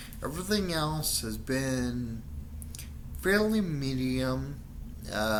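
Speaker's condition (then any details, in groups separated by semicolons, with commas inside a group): Friedreich's ataxia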